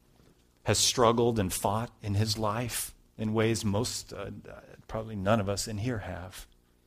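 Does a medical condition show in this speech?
No.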